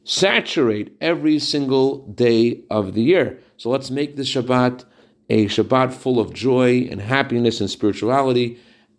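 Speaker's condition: No condition

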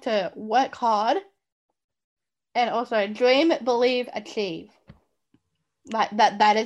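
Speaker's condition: Down syndrome; spoke at UN

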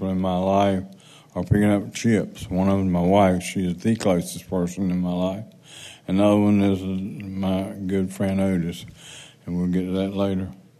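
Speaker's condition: Parkinson's

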